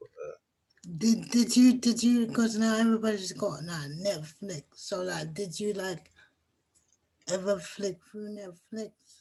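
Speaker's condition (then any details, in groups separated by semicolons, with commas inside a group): Cerebral palsy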